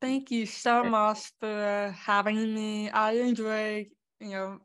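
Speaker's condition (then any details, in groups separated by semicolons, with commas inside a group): Born deaf; congenital deafness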